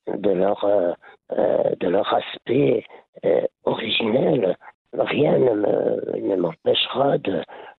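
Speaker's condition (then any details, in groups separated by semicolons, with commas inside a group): Laryngeal cancer; laryngeal cancer linked to heavy smoking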